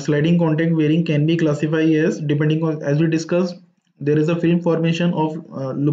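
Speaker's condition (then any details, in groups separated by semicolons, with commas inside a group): No condition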